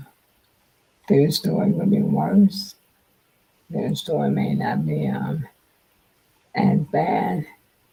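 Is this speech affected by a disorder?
Yes: multiple sclerosis.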